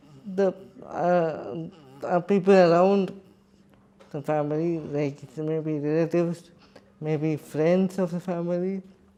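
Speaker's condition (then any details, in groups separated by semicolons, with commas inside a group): Cerebral palsy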